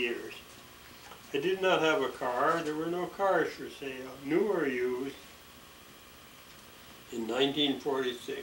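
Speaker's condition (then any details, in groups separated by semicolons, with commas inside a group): ALS; expects swallowing and breathing trouble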